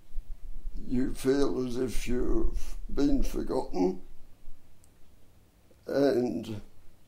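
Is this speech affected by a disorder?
Yes: dystonia and cerebral palsy; bronchial asthma.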